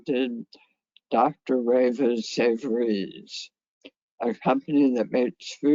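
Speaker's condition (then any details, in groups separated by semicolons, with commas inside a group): Head and neck cancer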